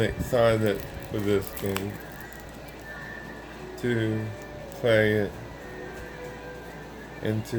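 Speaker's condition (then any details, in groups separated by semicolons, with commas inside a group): Ataxic cerebral palsy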